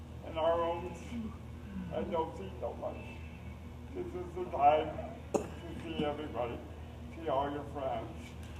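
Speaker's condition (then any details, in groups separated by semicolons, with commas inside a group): Cerebral palsy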